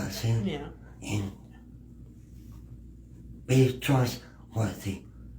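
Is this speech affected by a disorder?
Yes: cerebral palsy.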